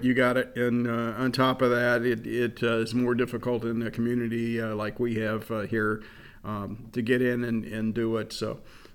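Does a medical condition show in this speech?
No.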